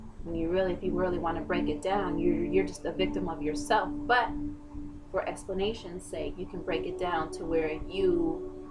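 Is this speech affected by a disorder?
No.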